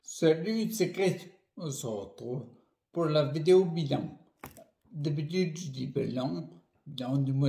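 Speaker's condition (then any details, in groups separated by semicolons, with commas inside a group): Primary progressive multiple sclerosis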